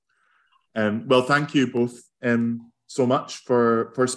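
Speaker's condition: No condition

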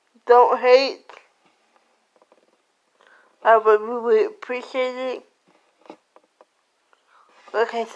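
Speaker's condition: Cerebral palsy; slurred speech

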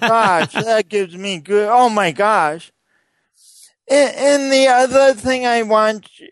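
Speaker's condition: Speech impediment; speech impediment for most of life

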